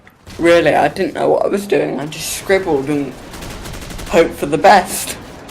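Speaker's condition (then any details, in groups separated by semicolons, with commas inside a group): Cerebral palsy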